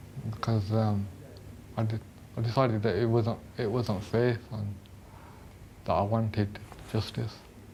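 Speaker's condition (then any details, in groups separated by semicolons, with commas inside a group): Cerebral palsy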